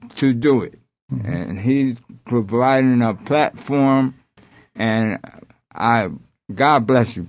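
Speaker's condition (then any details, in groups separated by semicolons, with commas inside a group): Aphasia after strokes; less noticeable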